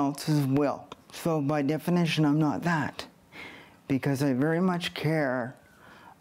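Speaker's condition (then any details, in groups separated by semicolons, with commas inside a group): Cerebral palsy; uses scooter, needs dressing help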